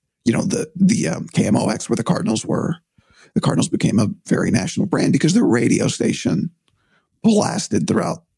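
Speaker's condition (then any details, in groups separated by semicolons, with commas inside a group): Vocal cord surgery; unsure if voice returns to 100%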